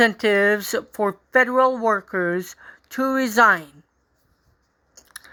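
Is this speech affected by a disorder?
Yes: cerebral palsy.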